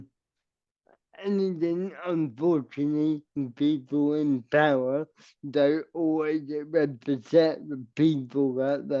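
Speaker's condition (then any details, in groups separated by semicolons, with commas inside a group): Cerebral palsy; permanent wheelchair user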